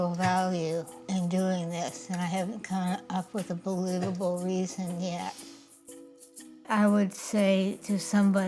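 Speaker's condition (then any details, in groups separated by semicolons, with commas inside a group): Parkinson's disease; diagnosed at retirement age, needs help with house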